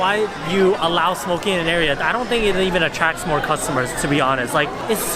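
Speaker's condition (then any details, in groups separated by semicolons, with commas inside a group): No condition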